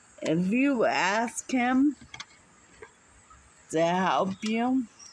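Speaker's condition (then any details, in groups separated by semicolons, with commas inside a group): Muscular dystrophy; unable to walk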